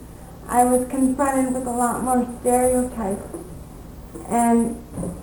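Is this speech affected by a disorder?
Yes: cerebral palsy; maternal Asian flu.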